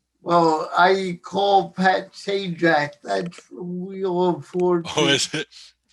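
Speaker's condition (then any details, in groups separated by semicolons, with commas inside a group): Cerebral palsy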